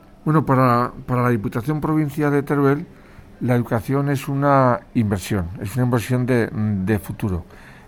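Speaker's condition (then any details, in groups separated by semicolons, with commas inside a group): No condition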